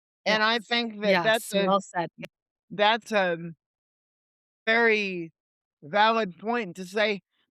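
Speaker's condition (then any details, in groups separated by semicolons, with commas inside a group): Cerebral palsy; limited mobility, legs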